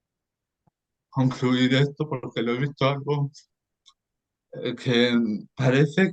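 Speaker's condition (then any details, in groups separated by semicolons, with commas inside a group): Cerebral palsy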